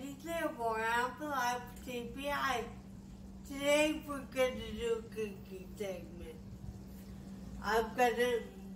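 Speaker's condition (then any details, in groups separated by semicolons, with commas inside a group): Traumatic brain injury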